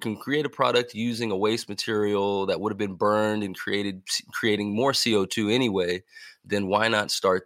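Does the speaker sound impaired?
No.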